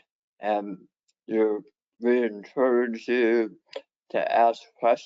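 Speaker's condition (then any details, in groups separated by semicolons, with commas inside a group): Head and neck cancer surgery; long-term survivor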